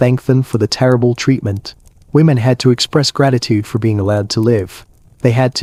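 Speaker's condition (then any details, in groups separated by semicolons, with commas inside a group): No condition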